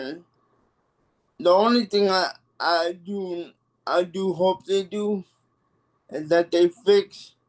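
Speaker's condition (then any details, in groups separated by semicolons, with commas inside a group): Cerebral palsy; affects hands and back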